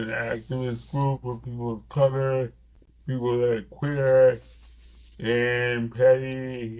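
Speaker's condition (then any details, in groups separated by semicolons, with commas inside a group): Cerebral palsy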